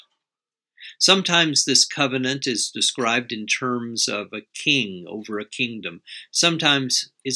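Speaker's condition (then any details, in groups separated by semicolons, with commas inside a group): No condition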